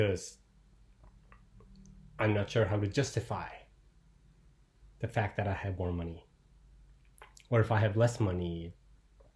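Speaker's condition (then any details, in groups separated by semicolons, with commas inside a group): No condition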